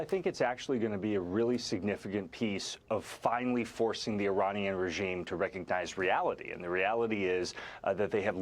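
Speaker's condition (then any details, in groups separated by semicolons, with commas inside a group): No condition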